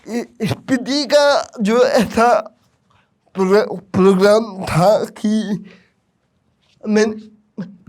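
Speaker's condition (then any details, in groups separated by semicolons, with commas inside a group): Cerebral palsy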